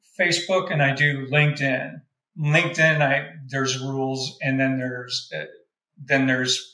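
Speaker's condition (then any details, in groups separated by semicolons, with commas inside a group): Frontotemporal dementia with stuttering; right frontal and temporal involvement, diagnosis took about 3.5 years, hearing expected to become affected; ongoing stuttering, paranoia; new-onset stuttering, never stuttered before, first noticed around COVID period, speech tasks led to neurological surgeon referral; prolonged sounds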